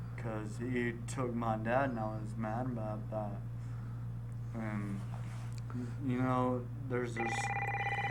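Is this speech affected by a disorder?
Yes: traumatic brain injury; now talking.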